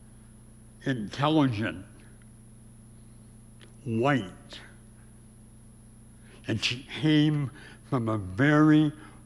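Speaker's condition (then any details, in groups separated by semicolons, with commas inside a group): Severe speech impediment; white woman taught tongue movement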